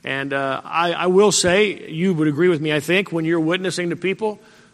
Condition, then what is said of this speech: None; typical speech.